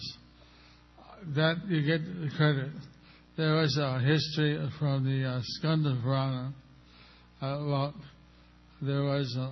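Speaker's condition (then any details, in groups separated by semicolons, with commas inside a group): Stroke with facial paralysis; part of face paralyzed; about a year and a half since stroke; hard to speak clearly due to facial paralysis, may be hard to understand, speeds up when excited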